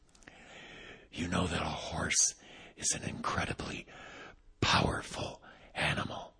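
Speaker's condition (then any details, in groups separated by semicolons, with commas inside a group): Vocal cord paralysis, unilateral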